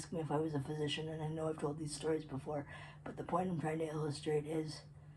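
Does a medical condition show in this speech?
Yes: cerebral palsy; predominantly physical.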